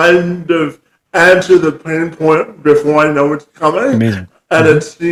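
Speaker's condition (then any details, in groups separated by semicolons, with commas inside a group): Cerebral palsy; present from birth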